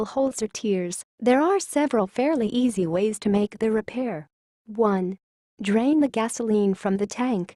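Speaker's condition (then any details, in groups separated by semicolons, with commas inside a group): No condition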